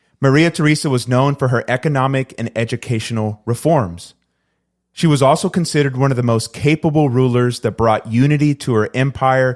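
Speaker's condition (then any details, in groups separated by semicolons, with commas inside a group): No condition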